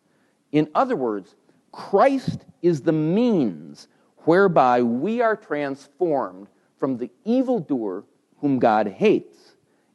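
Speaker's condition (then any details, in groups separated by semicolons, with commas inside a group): No condition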